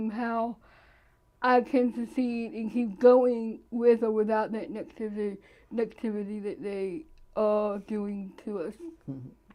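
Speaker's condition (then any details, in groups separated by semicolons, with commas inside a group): Cerebral palsy; present from birth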